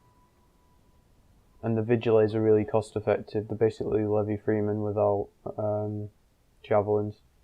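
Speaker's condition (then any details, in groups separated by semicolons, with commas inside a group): No condition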